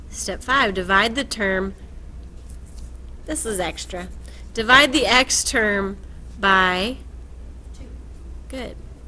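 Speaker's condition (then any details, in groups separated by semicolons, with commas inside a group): No condition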